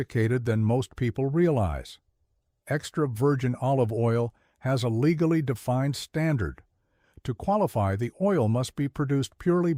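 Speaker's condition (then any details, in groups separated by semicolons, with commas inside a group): No condition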